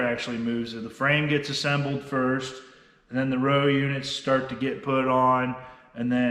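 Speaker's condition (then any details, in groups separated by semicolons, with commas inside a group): No condition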